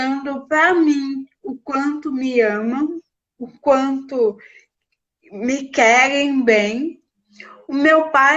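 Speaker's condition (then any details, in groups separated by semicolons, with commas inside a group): Cerebral palsy; from birth, premature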